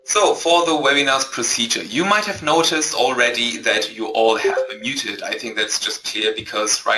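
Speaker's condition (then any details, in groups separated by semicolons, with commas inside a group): No condition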